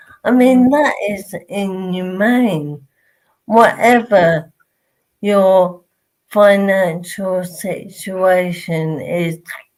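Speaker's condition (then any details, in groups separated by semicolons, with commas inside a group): Motor neurone disease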